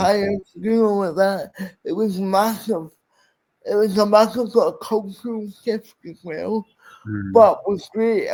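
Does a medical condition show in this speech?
Yes: cerebral palsy; speech impairment.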